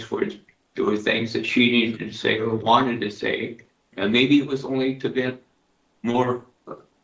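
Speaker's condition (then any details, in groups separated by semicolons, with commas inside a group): Parkinson's disease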